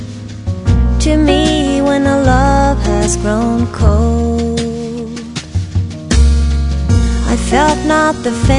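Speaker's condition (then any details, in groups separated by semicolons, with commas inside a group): No condition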